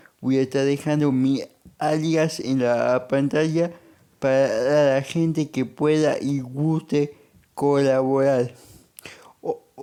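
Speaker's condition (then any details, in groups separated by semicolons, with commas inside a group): Cerebral palsy; monthly medication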